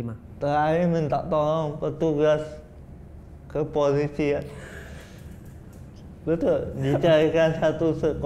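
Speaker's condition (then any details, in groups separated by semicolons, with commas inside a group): Cerebral palsy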